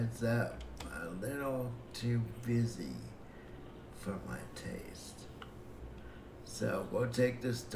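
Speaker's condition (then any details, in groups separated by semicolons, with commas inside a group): Cerebral palsy; breathing fine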